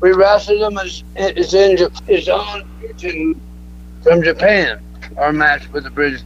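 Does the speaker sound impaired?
Yes: throat cancer; throat cancer over last couple of years; speech not the best as result of throat cancer, may sound drunk, quit podcasts over it.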